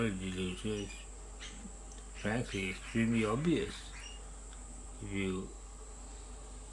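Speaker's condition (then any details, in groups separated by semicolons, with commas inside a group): Parkinson's disease; idiopathic per hospital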